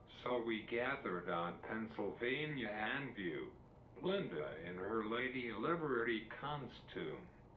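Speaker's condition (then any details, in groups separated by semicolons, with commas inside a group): Cerebral palsy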